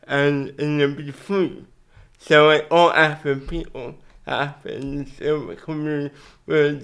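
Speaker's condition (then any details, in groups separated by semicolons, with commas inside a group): Cerebral palsy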